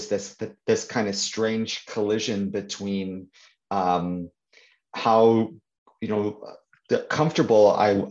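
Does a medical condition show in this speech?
Yes: stuttering; stutter since at least teenage years, ongoing near age 50; speaks at support groups for people and children who stutter; certain words and sounds hardest, stacks up vocabulary, circumlocution, quickly finds other wording to ease stutter; here repeated sounds, repeated words.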